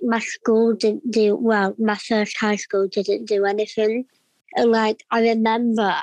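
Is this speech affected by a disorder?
Yes: cleft palate; congenital.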